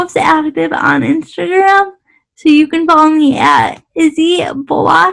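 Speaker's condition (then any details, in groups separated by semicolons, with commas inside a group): Cerebral palsy; quadriplegic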